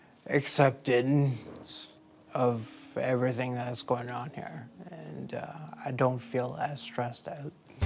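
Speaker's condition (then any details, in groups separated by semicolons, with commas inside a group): Friedreich's ataxia; neuromuscular disorder; progressively worsening, in rehabilitation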